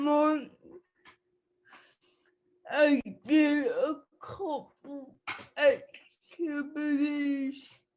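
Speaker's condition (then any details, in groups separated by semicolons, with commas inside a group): Cerebral palsy; speech affected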